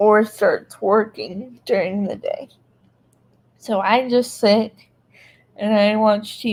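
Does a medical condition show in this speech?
Yes: cerebral palsy.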